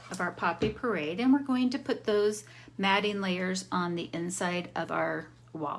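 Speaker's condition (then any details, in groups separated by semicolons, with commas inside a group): No condition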